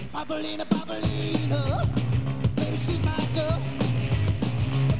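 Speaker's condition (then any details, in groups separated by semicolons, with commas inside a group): No condition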